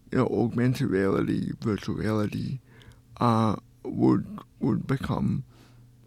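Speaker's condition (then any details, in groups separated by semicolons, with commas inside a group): Cerebral palsy; born two months premature, lifelong wheelchair user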